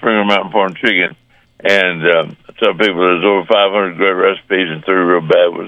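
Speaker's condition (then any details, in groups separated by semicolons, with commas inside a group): Parkinson's disease; diagnosed about a year ago, brain surgery about two and a half months ago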